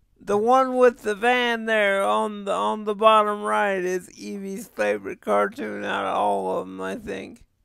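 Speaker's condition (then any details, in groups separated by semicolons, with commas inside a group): Cerebral palsy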